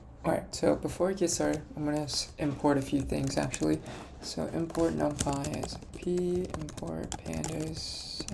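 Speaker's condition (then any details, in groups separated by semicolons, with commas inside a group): No condition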